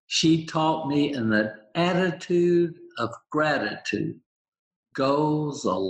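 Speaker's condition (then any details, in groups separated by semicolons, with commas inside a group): Aphasia, apraxia, dysarthria after stroke; one year three months post-stroke, practices speech four hours daily, helped by St. Petersburg aphasia center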